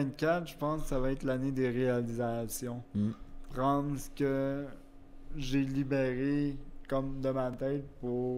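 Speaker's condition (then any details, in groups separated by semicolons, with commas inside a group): Cerebral palsy; wheelchair use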